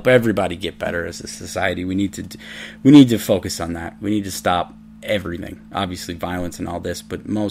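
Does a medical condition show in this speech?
No.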